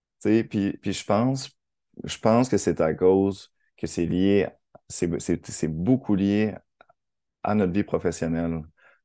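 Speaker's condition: Stuttering; lives with stuttering; blocks somewhat when speaking, attributed to capricious vocal cords; repeated sounds, repeated words

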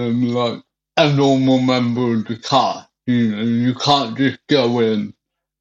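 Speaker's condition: Cerebral palsy; wheelchair

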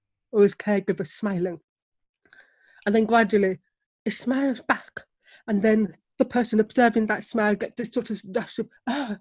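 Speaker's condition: Deafness; relies on lip reading, struggles to hear baby cry or tones of sounds

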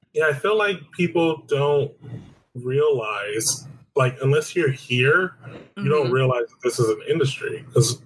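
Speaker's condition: No condition

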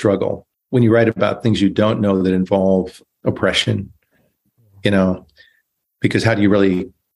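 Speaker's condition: No condition

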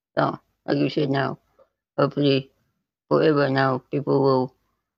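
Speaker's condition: Spinal muscular atrophy type 2; neuromuscular

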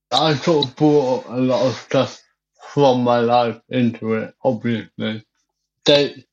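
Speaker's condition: Cerebral palsy; wheelchair

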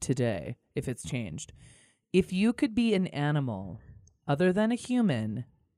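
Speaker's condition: No condition

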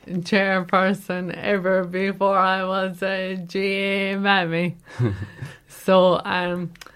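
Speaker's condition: Motor neuron disease; recently diagnosed

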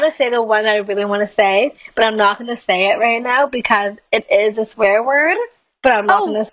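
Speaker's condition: Down syndrome

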